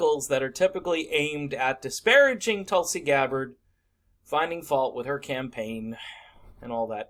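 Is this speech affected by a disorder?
No.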